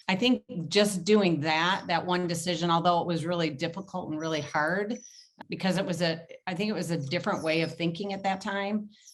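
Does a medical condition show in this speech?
No.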